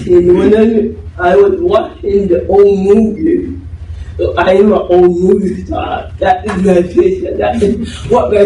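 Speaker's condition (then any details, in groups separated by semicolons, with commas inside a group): Cerebral palsy; left side affected; voice damaged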